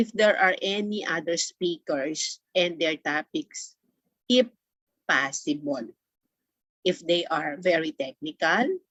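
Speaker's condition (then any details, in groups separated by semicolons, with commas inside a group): No condition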